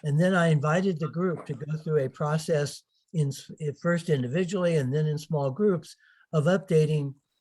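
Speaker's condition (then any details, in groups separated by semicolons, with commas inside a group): No condition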